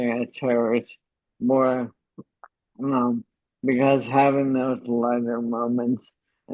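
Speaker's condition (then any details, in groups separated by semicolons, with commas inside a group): ALS; diagnosed mid-30s, over 3 years, uses wheelchair; uses pre-recorded voice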